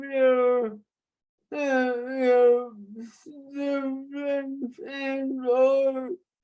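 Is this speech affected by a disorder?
Yes: traumatic brain injury.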